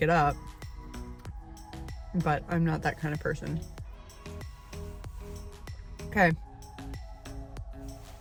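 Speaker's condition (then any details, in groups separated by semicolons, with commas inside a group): No condition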